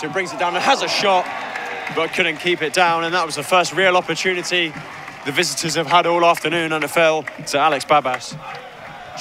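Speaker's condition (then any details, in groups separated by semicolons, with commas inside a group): No condition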